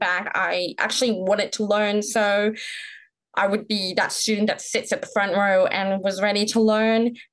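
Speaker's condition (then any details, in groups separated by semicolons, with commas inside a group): Profound deafness, congenital, profound; speech considered pretty good, often assumed hearing, often mistaken for British accent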